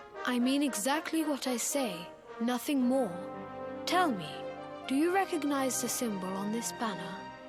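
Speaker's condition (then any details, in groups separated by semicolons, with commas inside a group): No condition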